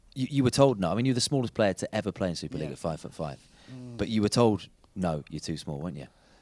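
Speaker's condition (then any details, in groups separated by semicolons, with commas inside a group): No condition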